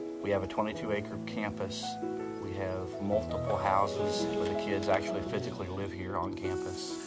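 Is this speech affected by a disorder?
No.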